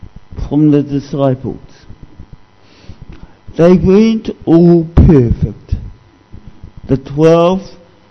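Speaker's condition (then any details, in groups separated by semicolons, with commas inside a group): Cerebral palsy; cerebral palsy from being dropped in infancy while passed between relatives, discovered at age 2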